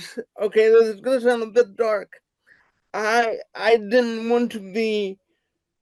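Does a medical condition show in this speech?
Yes: cerebral palsy; wheelchair user, types with one finger; unstable voice pitch, speech-to-text struggles, childhood speech therapy.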